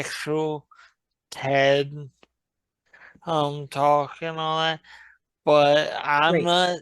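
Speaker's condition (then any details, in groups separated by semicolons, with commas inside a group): Traumatic brain injury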